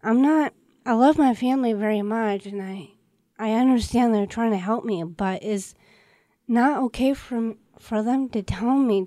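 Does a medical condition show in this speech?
Yes: Down syndrome; known since infancy.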